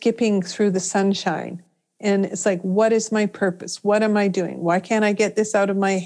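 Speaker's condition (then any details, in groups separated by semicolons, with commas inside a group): No condition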